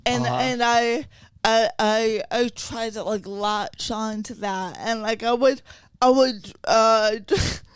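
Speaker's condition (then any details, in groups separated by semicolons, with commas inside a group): Cerebral palsy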